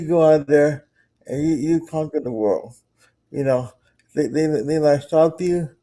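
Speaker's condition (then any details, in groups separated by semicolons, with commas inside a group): Cerebral palsy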